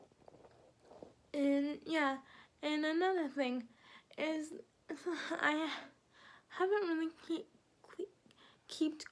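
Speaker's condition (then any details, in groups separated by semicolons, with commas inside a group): Quadriplegic cerebral palsy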